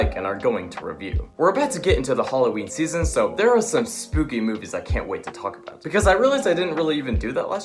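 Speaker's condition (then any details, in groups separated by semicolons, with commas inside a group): No condition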